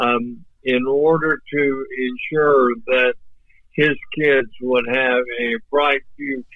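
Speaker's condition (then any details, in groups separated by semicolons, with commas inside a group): ALS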